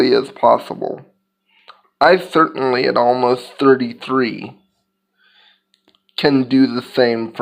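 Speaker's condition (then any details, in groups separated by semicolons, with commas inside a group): Cerebral palsy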